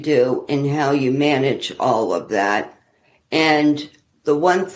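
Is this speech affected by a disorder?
Yes: ALS; small symptoms traced back easily 10 years or more.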